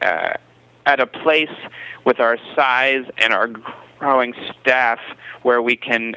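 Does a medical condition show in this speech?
Yes: stuttering; stuttering since age five; here prolonged sounds, blocks.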